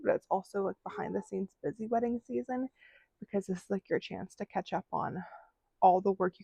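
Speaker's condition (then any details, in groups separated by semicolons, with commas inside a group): No condition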